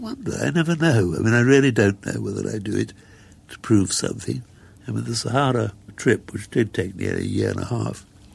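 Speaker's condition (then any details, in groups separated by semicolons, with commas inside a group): Muscular dystrophy; progressive, death predicted at 16 but now nearly 70, wheelchair user, walked earlier; gradually able to do less, helped around by carers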